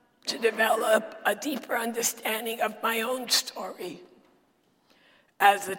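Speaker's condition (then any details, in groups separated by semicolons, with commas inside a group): Dysphonia; dysphonia diagnosed about a decade ago, lost ability to sing; sultry voice, not a sore throat, still preaches with this voice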